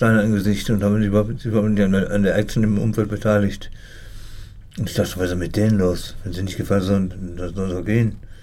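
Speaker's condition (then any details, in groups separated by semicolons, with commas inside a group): Parkinson's disease; daily tasks take longer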